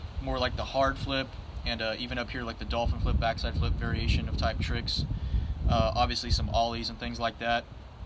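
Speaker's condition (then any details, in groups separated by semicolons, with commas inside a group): No condition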